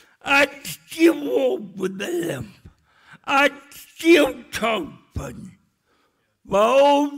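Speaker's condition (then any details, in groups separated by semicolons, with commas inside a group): Cerebral palsy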